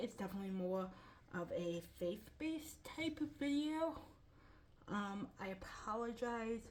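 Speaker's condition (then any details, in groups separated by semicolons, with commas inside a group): Cerebral palsy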